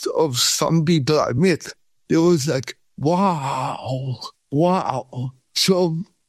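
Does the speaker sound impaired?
Yes: cerebral palsy; from birth, no breathing first 40 minutes, feet opposite of Charlie Chaplin, shaking body, cramps, pain.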